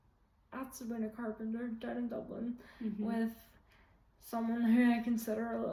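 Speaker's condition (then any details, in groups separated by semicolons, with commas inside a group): Quadriplegic cerebral palsy, severe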